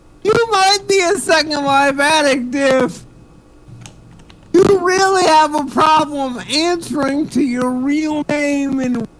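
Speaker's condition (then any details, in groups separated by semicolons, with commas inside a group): Cerebral palsy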